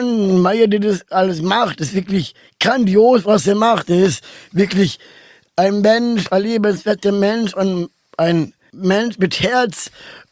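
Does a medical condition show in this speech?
Yes: Down syndrome; trisomy 21.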